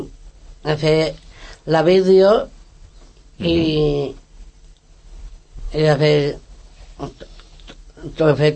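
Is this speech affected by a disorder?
Yes: Down syndrome.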